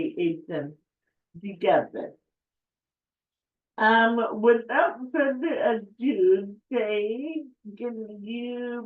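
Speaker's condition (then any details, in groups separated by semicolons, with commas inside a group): Cerebral palsy; affects speech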